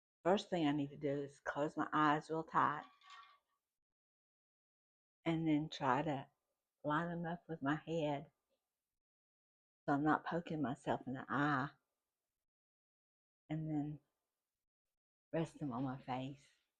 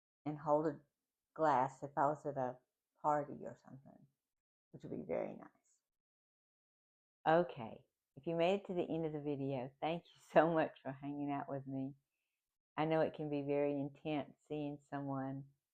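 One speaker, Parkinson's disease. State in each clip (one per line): DBS off
DBS on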